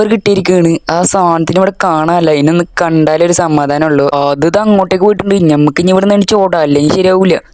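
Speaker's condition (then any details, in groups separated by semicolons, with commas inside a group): No condition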